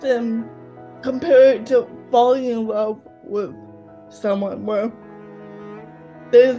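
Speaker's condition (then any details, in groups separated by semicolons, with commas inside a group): Cerebral palsy, mild; mouth affected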